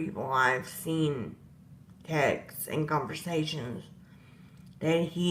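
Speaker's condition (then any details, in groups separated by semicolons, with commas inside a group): Disability causing slurred speech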